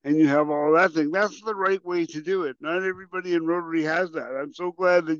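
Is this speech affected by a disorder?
Yes: cerebral palsy; some 40 years ago.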